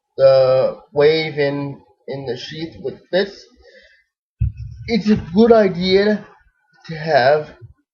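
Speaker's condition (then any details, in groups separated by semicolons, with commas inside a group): Cerebral palsy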